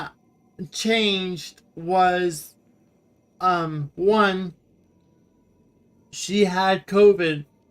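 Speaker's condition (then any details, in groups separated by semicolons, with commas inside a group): Cerebral palsy; wheelchair user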